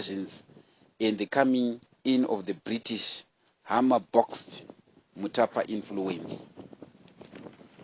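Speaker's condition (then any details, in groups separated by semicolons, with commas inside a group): No condition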